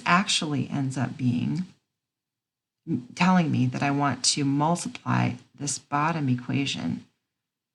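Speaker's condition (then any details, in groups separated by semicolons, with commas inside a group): No condition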